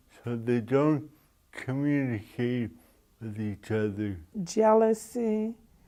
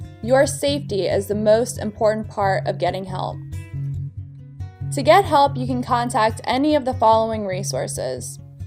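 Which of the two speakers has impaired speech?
The first: brain injury.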